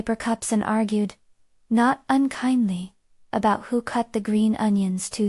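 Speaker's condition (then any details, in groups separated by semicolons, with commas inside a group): No condition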